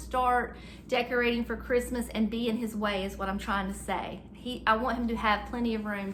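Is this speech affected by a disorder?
No.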